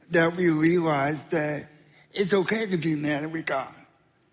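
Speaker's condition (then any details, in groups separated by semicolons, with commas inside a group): Spastic quadriplegic cerebral palsy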